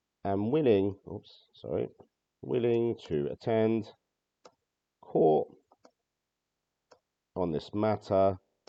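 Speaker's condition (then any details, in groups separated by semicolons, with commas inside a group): No condition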